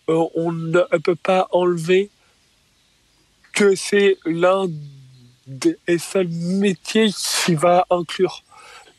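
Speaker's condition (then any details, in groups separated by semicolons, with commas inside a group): Stuttering; developmental stuttering, diagnosed at age 4, first misdiagnosed as Gilles de la Tourette by psychiatrist; stutter noticeable on stage, audience thought stutter was acted, elocution and rhythm not radio-smooth; prolonged sounds, blocks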